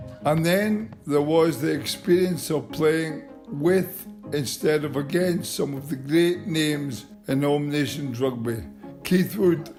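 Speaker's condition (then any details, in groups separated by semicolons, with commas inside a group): Motor neurone disease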